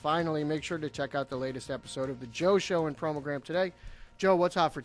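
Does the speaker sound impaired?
No.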